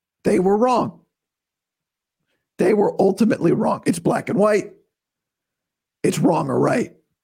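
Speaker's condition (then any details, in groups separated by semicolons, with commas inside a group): Vocal cord surgery recovery; not yet back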